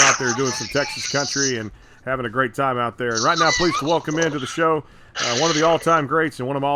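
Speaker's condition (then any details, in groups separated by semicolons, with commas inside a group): No condition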